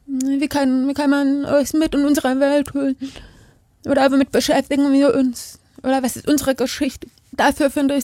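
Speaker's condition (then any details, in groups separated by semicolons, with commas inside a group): Deafness; not deaf from birth, attended hearing school, spoken first language, later learned sign language; lip-reads hosts without interpreter, cannot hear podcast, wears Zupack bass backpack at home; speaks and signs, bilingual, hearing people forget deafness because speaks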